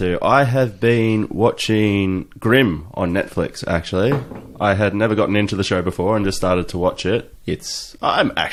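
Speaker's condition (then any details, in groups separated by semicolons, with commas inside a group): No condition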